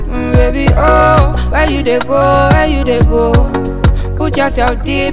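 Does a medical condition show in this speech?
No.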